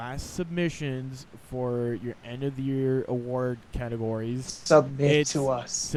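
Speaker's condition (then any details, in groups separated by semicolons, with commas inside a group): No condition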